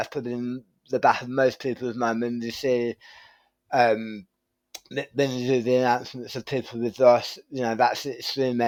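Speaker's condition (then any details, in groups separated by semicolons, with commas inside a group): Tongue cancer surgery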